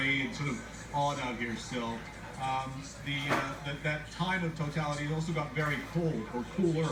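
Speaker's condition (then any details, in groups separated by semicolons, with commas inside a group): No condition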